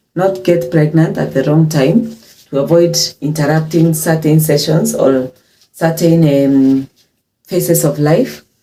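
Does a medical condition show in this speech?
No.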